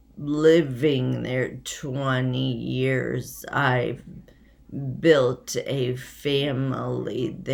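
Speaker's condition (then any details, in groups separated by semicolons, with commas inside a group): Essential tremor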